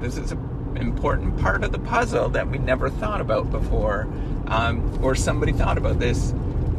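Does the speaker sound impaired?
No.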